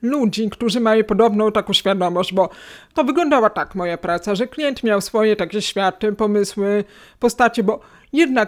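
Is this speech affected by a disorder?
Yes: hearing loss, cochlear implant, acquired; lost hearing in adolescence, cochlear implant at age 16, electrodes behind ear, external part, Apple-linked latest model; cannot localize sound direction, must keep refreshing language, iPhone streams directly to implant; two years of rehabilitation to decode words, relearned listening to English, once unable to converse in English.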